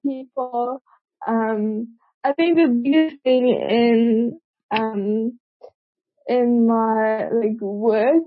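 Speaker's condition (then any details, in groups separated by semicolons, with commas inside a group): Cerebral palsy; present from birth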